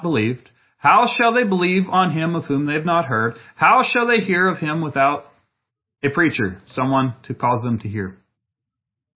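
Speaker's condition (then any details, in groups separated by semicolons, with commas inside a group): No condition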